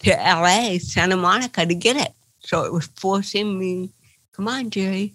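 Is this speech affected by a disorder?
Yes: cerebral palsy; titanium neck limiting looking up, involuntary movements, chronic pain, past Botox dependence, past painkiller addiction.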